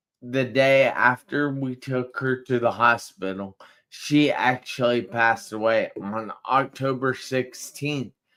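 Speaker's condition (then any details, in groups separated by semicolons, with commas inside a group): Traumatic brain injury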